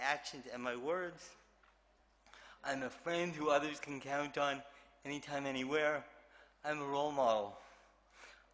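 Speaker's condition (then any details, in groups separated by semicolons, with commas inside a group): Cerebral palsy; affects movement and speech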